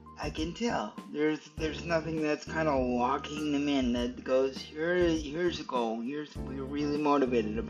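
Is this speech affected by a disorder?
Yes: cerebral palsy; stiff muscles.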